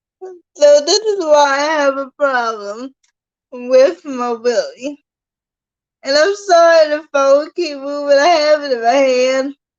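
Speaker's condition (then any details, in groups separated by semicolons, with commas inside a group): Cerebral palsy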